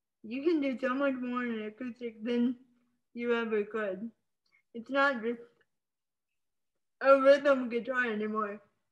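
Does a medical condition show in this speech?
Yes: spastic cerebral palsy.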